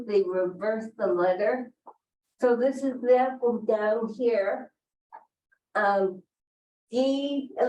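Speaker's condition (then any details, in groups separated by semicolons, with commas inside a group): Cerebral palsy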